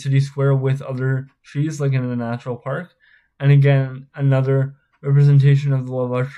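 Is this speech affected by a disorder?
Yes: spastic cerebral palsy.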